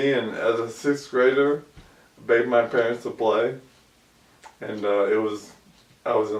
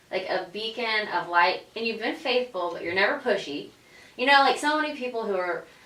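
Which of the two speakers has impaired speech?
The first: ALS; about 2 years since onset.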